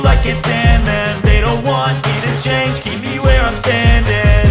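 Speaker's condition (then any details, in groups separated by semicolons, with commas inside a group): No condition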